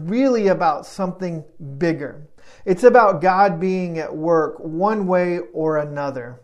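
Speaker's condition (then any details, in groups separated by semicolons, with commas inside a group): No condition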